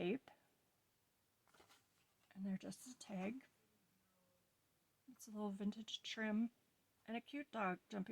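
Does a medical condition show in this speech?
No.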